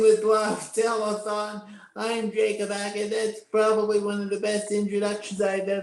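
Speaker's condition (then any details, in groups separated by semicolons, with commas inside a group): Cerebral palsy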